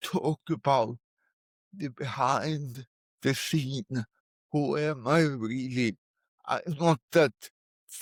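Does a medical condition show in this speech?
Yes: cerebral palsy.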